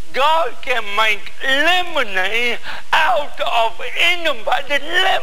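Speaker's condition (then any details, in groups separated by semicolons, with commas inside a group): Cerebral palsy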